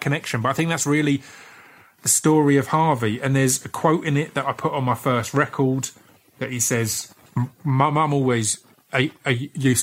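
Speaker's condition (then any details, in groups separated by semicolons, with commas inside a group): Stammer; childhood speech therapy, withdrawn by parents as teaching implied needing fixing; repeated sounds, prolonged sounds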